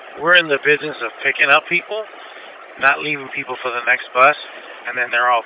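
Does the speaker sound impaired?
No.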